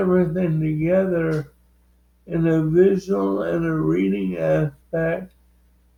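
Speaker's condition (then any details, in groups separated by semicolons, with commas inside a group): Cerebral palsy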